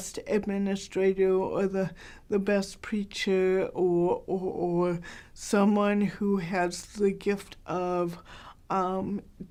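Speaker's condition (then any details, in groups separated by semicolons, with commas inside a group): Cerebral palsy, mild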